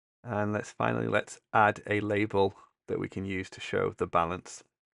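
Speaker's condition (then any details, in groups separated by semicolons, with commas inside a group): No condition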